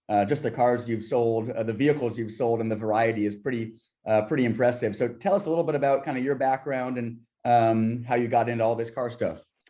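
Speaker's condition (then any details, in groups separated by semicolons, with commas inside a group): No condition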